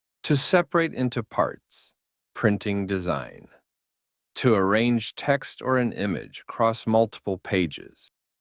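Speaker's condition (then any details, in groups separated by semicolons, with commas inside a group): No condition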